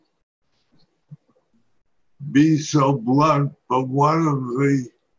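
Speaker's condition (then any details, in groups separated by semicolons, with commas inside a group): Parkinson's disease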